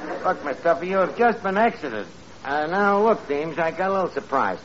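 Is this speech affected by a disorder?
No.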